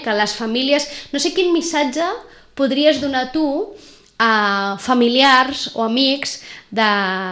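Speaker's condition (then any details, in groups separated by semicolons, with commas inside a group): No condition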